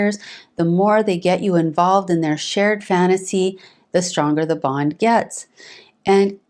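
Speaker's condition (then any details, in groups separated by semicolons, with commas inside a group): No condition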